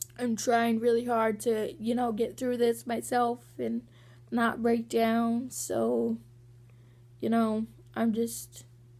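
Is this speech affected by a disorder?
Yes: cerebral palsy; walking sometimes hard.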